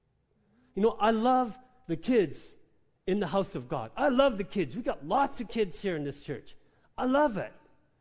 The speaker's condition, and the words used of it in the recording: No condition.